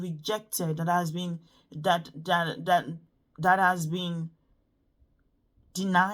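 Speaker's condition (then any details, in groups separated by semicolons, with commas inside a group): No condition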